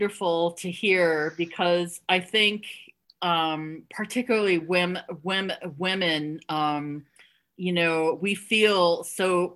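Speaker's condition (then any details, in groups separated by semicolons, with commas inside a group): Stuttering; mild to moderate stuttering, about one year of past speech therapy; stutter relatively easy to hide, past years of avoidance, word substitution, exhausting word planning; repeated sounds, prolonged sounds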